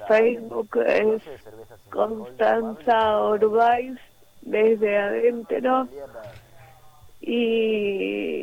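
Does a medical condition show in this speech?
Yes: cerebral palsy; physical disability affecting movement and posture; manner of speaking and moving affected, prompting others' prejudice.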